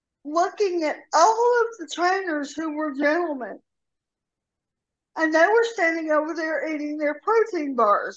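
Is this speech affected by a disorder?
Yes: cerebral palsy; from birth, instability causing trips, severe rotator cuff tear, formerly monthly falls needing engine 6 lift assists; steel mace and steel club training, walking while pushing grocery cart.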